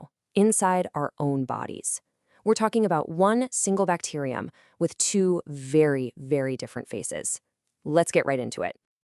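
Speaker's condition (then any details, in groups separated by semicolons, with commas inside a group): No condition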